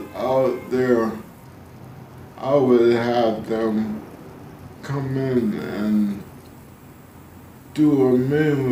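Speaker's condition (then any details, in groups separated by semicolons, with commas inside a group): ALS; severe violent spasticity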